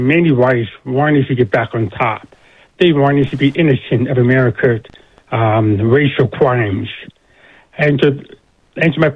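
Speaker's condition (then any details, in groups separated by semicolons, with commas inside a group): Deafness; speaks with a deaf accent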